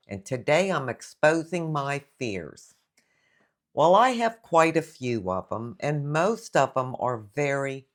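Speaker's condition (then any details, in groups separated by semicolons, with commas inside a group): No condition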